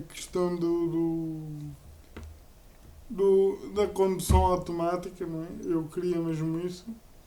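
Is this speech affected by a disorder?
Yes: cerebral palsy; uses a wheelchair.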